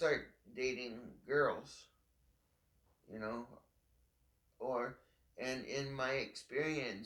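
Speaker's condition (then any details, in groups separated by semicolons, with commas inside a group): Cerebral palsy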